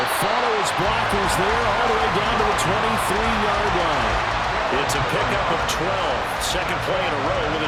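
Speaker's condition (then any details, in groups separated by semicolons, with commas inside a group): No condition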